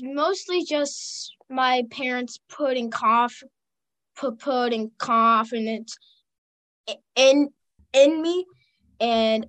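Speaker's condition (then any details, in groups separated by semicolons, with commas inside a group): Stuttering; childhood onset, both parents stuttered in childhood; age 10; repeated sounds, repeated words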